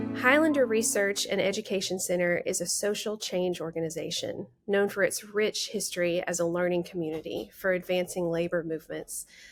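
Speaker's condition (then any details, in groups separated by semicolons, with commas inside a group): No condition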